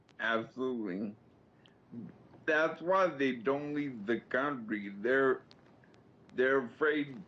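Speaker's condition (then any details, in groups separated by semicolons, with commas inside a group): Slurred speech after coma; after four-day coma, lost dexterity, upper body strength, paralyzed; stopping nourishment and life-extending medication; speech significantly slurred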